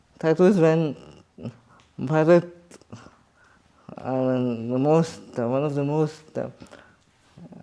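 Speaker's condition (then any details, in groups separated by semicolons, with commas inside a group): Cerebral palsy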